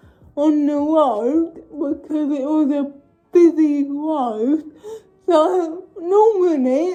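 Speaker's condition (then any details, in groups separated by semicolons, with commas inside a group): Cerebral palsy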